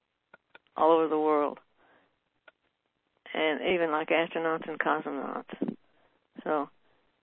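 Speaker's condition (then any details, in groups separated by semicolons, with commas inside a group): Parkinson's disease; tremor in right hand, stiff right fingers; using AO scanner technology, reports feeling better; shaky voice, voice getting better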